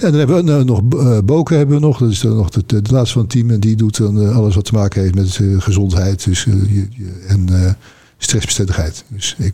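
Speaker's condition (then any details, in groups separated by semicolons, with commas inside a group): Parkinson's disease; progressive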